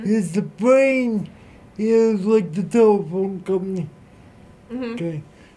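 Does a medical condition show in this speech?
Yes: cerebral palsy; uses Google devices and Google Assistant controlled by voice; voice recognized by Google Assistant and Google Voice devices.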